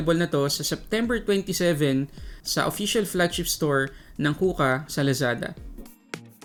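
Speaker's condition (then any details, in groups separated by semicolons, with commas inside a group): No condition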